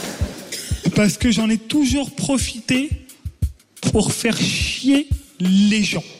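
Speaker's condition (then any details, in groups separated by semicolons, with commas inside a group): Stuttering; stuttering diagnosed at age 4, first misdiagnosed as Gilles de la Tourette by a psychiatrist; stutters while performing stand-up; stuttering part of comedy act, described as never really a problem; prolonged sounds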